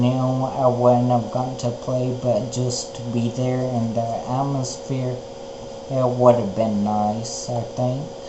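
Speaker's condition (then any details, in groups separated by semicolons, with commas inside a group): Spinocerebellar ataxia; cerebellar degeneration, affects balance and voice; present since childhood, now 20 years old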